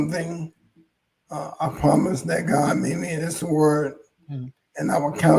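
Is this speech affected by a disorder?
Yes: ALS; hoarse voice.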